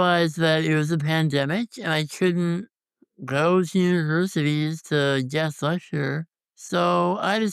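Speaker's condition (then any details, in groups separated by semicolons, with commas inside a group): Congenital muscular dystrophy; tracheostomy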